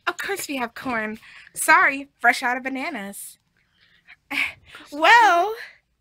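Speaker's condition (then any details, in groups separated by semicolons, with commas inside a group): No condition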